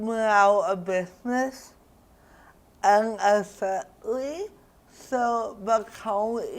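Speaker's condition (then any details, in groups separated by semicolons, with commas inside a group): Cerebral palsy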